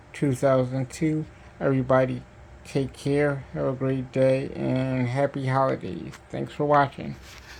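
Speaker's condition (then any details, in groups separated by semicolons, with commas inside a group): Cerebral palsy; diplegia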